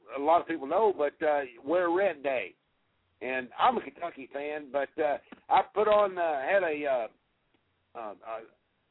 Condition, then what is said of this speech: No condition.